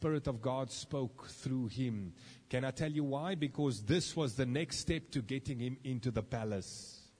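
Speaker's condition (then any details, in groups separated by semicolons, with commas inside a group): No condition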